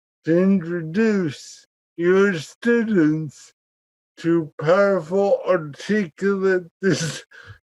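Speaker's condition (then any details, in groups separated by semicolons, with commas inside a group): Cerebral palsy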